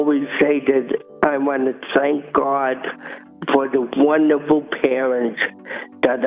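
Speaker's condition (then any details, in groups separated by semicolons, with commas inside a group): Cerebral palsy; from birth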